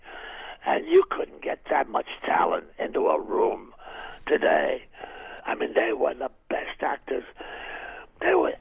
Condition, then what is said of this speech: Throat cancer. So I had to educate the left cord to come beyond where it usually goes and hit it for sound.